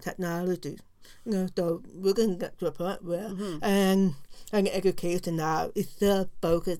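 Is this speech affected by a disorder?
Yes: profound deafness; profound deafness left ear, total deafness right ear, diagnosed age 3, hearing aid, no cochlear implant; learned to speak and lip-read in early oral pre-preschool program, encouraged to speak, mainstreamed.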